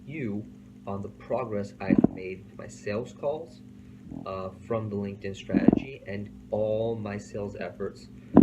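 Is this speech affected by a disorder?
No.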